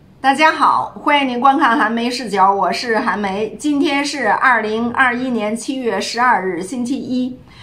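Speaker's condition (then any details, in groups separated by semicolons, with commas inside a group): No condition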